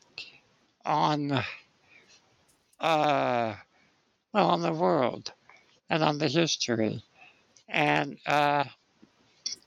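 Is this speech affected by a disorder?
Yes: spinal muscular atrophy; age 60.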